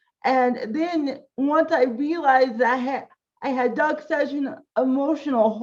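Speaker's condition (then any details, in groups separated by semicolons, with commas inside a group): Cerebral palsy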